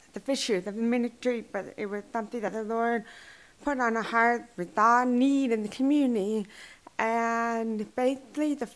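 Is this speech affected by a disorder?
Yes: deaf and hard of hearing; since childhood.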